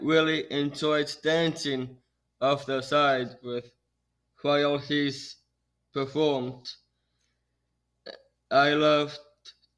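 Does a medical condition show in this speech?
Yes: Down syndrome.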